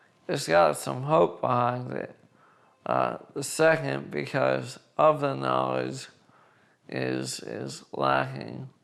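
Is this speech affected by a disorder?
Yes: ALS; onset with upper body muscle spasms.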